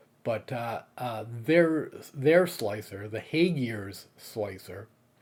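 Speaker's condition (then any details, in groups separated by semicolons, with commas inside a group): No condition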